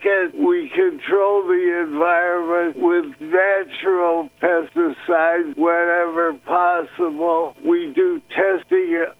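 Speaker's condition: Parkinson's disease; uses cannabis products with THC and CBD since diagnosis, after Dr. Meshulam's work in Israel

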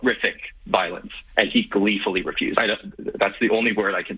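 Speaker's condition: No condition

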